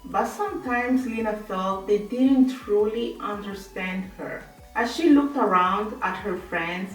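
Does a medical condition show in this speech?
No.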